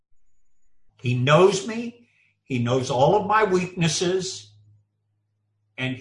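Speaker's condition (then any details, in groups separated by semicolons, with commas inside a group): No condition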